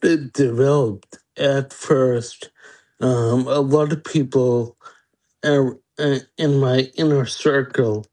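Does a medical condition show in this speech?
Yes: Friedreich's ataxia; diagnosed at age 19, now 47, early balance and gait problems, wheelchair user about 25 years; Skyclarys over 2 years, 3 pills daily, neurologist at Children's Hospital of Philadelphia, eye movements improved; speech slowed with progression, speech and swallowing improved on medication, asked less often to repeat.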